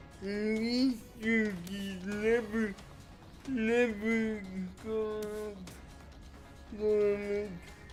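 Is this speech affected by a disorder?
Yes: cerebral palsy.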